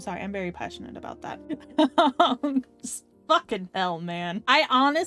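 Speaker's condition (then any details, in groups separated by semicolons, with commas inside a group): No condition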